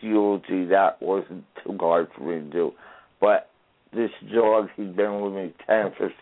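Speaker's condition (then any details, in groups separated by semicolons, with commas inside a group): Traumatic brain injury; people ask about voice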